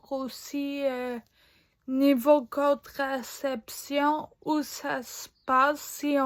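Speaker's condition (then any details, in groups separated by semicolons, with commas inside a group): Ataxia; degenerative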